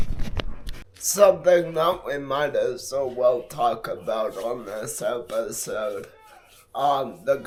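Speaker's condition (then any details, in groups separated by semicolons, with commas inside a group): Multiple sclerosis; affects hands and left arm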